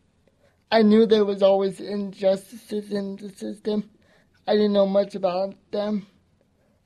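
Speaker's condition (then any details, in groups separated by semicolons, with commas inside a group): Cerebral palsy; gentle, calm, strong voice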